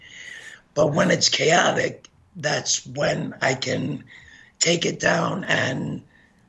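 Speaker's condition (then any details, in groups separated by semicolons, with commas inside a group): Gunshot injury to voice box; hit spine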